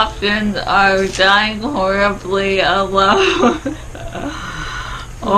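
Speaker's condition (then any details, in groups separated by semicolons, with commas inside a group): ALS; no ventilator needed yet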